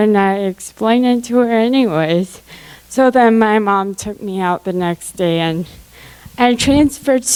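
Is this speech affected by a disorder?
Yes: cerebral palsy.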